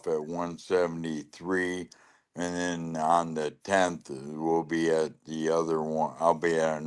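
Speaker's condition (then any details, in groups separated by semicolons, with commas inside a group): Lou Gehrig's disease (ALS)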